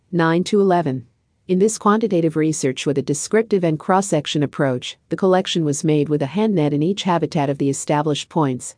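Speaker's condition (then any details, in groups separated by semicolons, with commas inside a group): No condition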